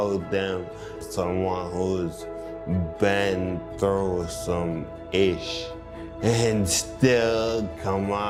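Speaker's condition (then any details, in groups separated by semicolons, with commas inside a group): Brain injury; traumatic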